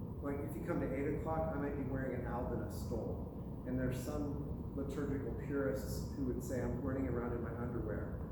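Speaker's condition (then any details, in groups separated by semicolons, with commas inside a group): No condition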